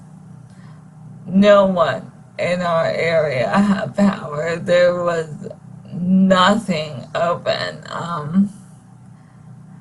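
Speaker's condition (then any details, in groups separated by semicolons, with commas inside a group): ALS; no ventilator needed yet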